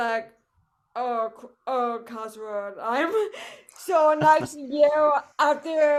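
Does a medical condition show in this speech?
Yes: cerebral palsy; voice affected.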